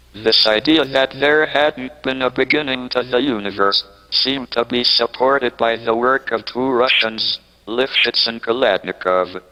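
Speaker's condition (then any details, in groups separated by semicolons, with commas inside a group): ALS, speech-generating device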